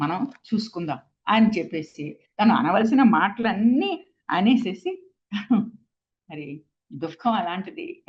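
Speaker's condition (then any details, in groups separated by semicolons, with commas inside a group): No condition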